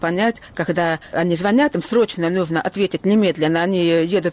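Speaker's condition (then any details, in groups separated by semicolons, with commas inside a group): Hearing loss, acquired at age 3; lost hearing at three, medical error, missed appendicitis, imported Atikon hearing aids since childhood, lip reads; over 50, hears only 20%; speech preserved thanks to hearing aids, worsened, speaks with an accent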